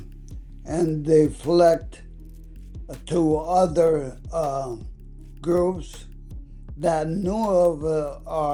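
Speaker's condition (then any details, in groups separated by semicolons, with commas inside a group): ALS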